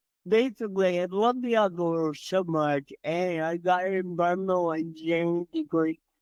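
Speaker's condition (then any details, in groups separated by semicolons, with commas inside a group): Cerebral palsy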